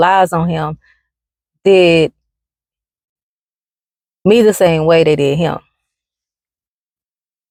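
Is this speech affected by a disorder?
No.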